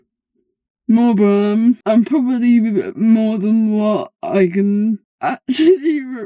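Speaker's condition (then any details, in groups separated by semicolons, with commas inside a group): Cerebral palsy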